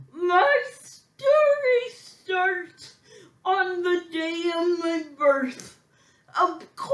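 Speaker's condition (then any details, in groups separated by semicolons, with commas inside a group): Physical speech impairment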